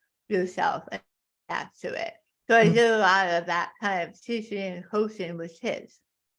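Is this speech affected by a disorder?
Yes: tongue cancer; stage four tongue carcinoma.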